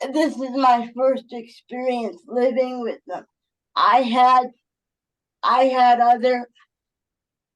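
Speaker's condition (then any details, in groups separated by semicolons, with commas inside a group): Cerebral palsy; uses wheelchair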